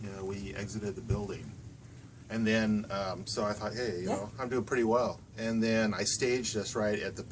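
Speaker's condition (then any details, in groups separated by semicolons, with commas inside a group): No condition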